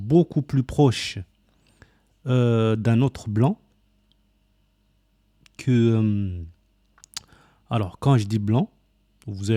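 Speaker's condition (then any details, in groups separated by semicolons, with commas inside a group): No condition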